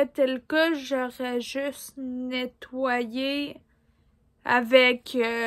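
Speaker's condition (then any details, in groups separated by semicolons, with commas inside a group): Ataxia; degenerative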